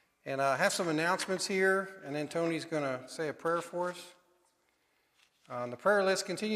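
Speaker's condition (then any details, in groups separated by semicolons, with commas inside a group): No condition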